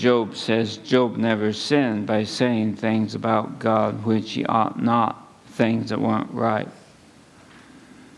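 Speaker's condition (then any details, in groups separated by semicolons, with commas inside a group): ALS; at least a couple of months since diagnosis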